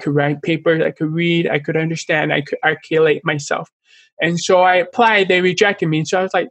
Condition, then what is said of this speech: Deafness. And my speech is okay. I still have an accent, but I've been doing speech therapy for years.